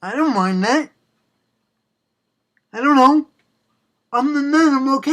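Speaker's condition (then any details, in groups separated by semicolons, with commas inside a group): Cerebral palsy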